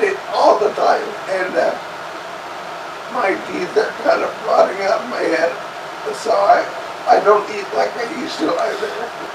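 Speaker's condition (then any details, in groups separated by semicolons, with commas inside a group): Cerebellar ataxia from brain tumour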